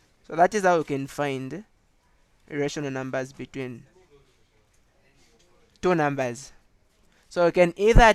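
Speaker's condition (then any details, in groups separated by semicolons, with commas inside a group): No condition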